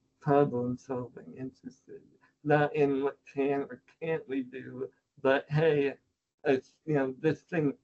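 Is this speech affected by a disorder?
Yes: spinal muscular atrophy; technically type 2, outlived type 1.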